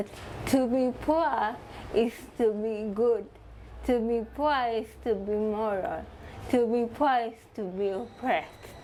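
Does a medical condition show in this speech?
Yes: cerebral palsy; from birth.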